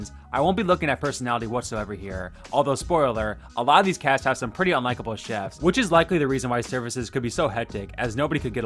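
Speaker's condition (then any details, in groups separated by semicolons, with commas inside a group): No condition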